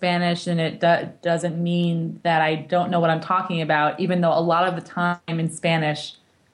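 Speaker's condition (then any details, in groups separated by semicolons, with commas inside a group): Stuttering; adult who stutters in English and Spanish, rarely discloses stuttering now; stuttered on nearly every Spanish word while learning, no word fears, teacher finished stuttered words; repeated sounds, prolonged sounds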